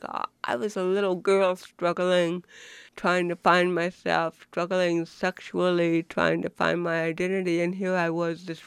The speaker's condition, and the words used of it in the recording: Cerebral palsy. And I intentionally speak the best that I can, grammatically correct, to let people know I'm intelligent.